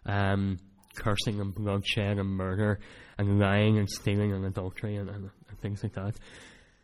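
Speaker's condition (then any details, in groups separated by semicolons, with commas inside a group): Cleft palate; speech not that clear at times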